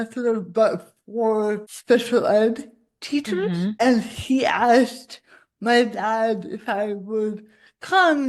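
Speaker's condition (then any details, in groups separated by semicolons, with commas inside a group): Cerebral palsy; spasticity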